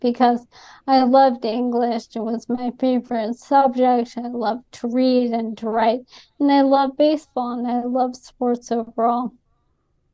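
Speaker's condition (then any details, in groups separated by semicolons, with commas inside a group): ALS; symptom-directed treatments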